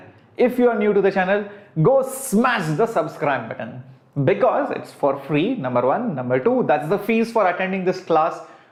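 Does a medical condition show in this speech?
No.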